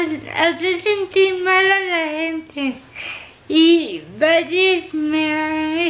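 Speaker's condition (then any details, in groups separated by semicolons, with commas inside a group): Cerebral palsy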